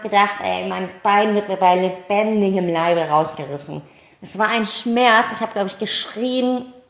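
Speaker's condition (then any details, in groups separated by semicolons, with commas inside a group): Cleft palate, mild; small speech impediment, audible to listeners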